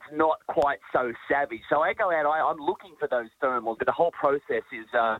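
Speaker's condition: No condition

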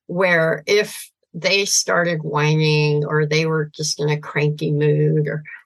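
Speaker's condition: Severe cleft palate, cleft lip and palate

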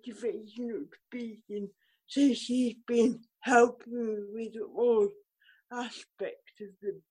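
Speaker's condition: Cerebral palsy; occupational therapy

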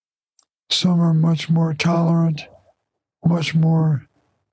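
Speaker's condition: Parkinson's disease; singing ability lost, partly from lack of practice, relies on amplifiers for volume

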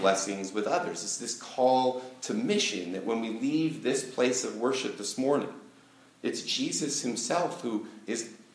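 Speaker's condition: No condition

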